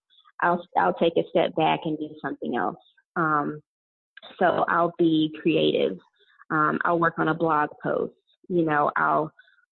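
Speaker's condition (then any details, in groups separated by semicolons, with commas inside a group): No condition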